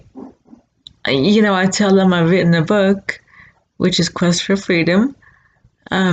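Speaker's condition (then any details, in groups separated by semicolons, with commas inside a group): Cerebral palsy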